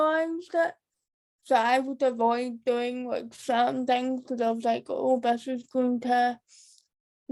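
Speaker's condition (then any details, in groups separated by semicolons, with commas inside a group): Cerebral palsy; birth trauma, eight weeks in infant ICU; diagnosed at 9 months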